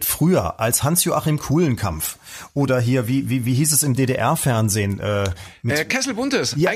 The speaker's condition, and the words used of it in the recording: No condition.